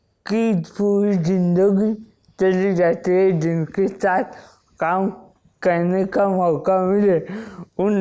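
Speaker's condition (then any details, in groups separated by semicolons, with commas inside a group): Wilson's disease; onset at age 16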